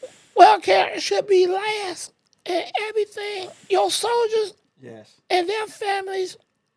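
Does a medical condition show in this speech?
Yes: ALS; shoulder subluxation with drooping arms, intubated once for high CO2, needs help with self-care.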